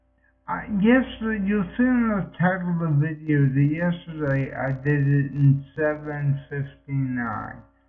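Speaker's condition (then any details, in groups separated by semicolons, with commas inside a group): Multiple sclerosis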